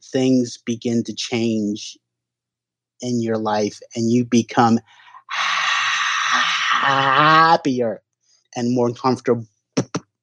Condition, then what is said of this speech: Stuttering. Like I have a hard time ordering in restaurants and like talking on the phone and, you know, talking to somebody I don't know.